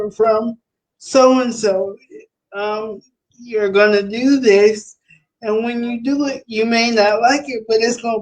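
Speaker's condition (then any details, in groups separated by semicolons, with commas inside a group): Cerebral palsy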